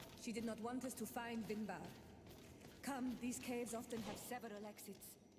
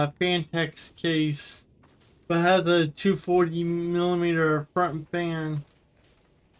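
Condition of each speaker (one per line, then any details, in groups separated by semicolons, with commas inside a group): No condition
Cerebral palsy; wheelchair user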